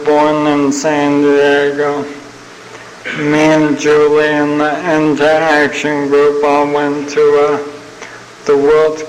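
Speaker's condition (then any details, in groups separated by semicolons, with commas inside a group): ALS (Lou Gehrig's disease); young onset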